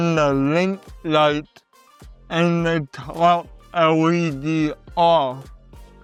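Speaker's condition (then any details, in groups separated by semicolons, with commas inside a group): Cerebral palsy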